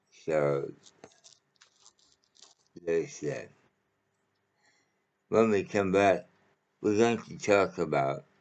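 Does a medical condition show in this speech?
Yes: mouth cancer.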